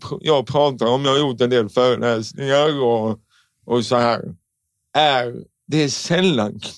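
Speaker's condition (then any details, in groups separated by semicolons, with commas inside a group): Cerebral palsy; childhood speech therapy to train speech, tense tongue, all s-sounds through nose as child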